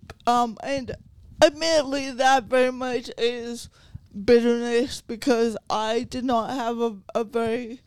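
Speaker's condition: Cerebral palsy

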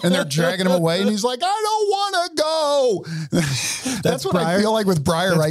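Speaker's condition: No condition

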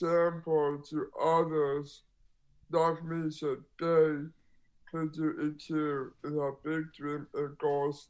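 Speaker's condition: Down syndrome

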